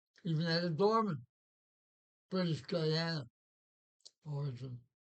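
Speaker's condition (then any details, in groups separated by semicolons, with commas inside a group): Parkinson's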